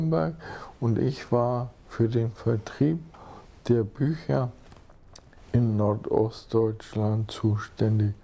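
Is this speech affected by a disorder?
Yes: amyotrophic lateral sclerosis; motor neuron degeneration with muscle wasting, spreading gradually on left side; progressing especially fast per female doctor, no strength in left hand, early tongue muscle wasting; slightly altered articulation from early tongue muscle wasting, possibly audible.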